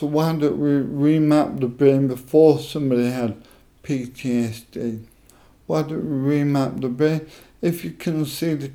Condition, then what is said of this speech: ALS (motor neuron disease). I'm trying to manipulate muscles so I can keep talking.